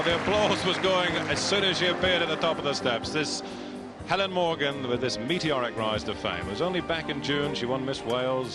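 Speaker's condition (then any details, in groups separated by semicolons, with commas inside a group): No condition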